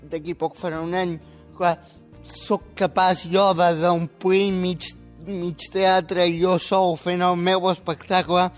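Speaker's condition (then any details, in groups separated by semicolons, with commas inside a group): Spastic quadriplegic cerebral palsy; neurons lost, no control of legs, legs strapped to keep controlled, uses wheelchair, doctor error suspected but unproven; control of speech retained, good communicative ability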